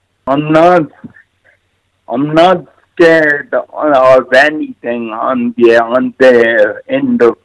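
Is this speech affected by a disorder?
Yes: cerebral palsy.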